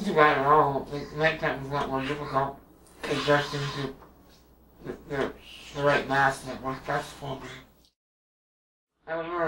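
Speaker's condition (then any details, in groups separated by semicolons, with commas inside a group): Duchenne muscular dystrophy; progressive weakness, no tracheostomy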